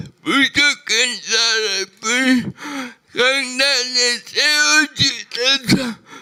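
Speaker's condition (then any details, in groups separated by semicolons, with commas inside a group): Brain lesion disability grade 1, severe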